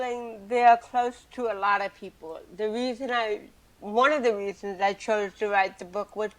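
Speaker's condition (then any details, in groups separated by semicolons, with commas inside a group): Cerebral palsy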